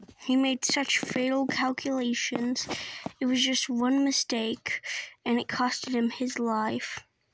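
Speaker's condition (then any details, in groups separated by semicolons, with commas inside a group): No condition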